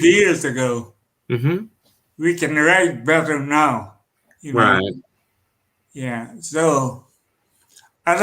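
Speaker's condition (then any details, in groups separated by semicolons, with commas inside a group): Cerebral palsy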